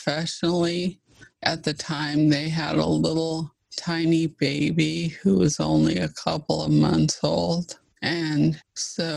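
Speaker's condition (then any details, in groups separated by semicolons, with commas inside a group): ALS (Lou Gehrig's disease)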